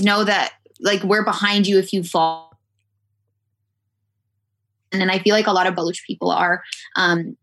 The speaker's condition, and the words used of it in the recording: None; typical speech.